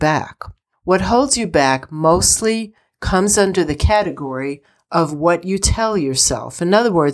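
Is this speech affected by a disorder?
No.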